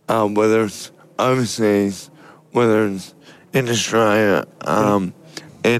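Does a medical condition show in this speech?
Yes: motor neurone disease; sporadic motor neurone disease, deteriorating quickly; treated in Spain, exploring Melbourne TPS neuromodulation, nanocrystallized gold from Salt Lake US.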